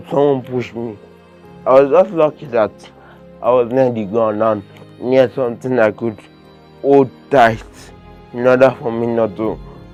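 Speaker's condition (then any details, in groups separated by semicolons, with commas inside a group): Cerebral palsy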